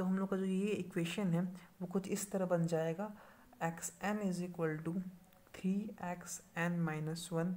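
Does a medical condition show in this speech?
No.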